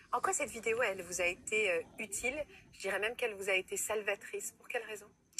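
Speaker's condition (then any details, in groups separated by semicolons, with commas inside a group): No condition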